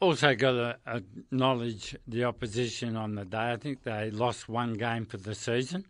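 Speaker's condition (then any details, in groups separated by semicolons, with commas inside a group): Motor neurone disease; progressive, terminal, onset in hands, spread up arms and across back; about 2 years since first symptoms, diagnosed after months of tests, no treatment or cure; voice affected, speech noticeably changed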